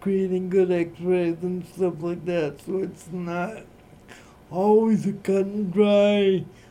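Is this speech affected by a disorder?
Yes: cerebral palsy; uses Google devices and Google Assistant controlled by voice; voice recognized by Google Assistant and Google Voice devices.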